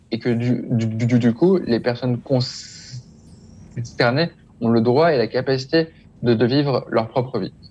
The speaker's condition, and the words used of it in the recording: Stuttering. Ça, ça, veut, dire que, que je suis bègue, mais je peux rien y faire.